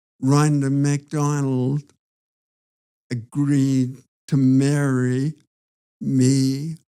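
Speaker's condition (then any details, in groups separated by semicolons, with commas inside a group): Parkinson's disease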